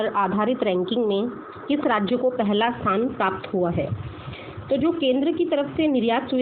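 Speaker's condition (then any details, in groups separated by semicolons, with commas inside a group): No condition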